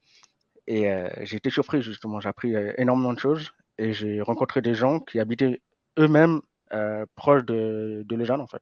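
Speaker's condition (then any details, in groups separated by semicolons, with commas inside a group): Hearing impairment from birth; congenital hearing loss, lip reading since birth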